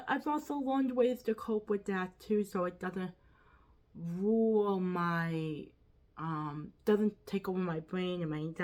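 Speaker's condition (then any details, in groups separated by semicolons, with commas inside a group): Quadriplegic cerebral palsy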